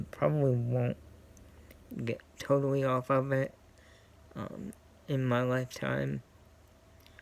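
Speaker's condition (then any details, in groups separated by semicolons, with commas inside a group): Cerebral palsy; scoliosis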